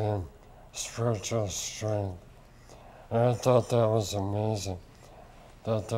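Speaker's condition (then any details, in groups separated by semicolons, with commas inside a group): Lou Gehrig's disease; onset index finger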